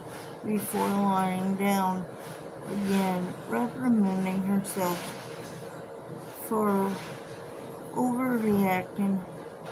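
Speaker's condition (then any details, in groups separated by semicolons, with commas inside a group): Cerebral palsy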